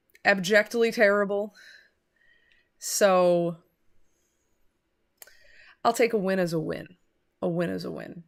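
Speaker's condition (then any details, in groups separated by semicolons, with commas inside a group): No condition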